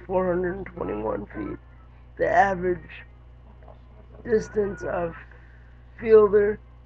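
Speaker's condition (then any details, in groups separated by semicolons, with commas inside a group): Cerebral palsy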